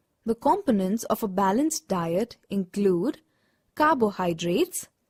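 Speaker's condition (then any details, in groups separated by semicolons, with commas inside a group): No condition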